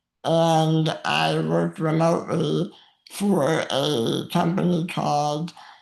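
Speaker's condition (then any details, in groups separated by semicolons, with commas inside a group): Muscular dystrophy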